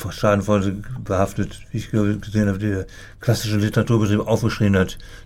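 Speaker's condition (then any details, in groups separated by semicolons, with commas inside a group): Parkinson's disease; daily tasks take longer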